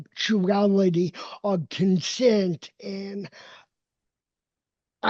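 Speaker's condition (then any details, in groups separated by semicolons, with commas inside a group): Cerebral palsy; uses walker and wheelchair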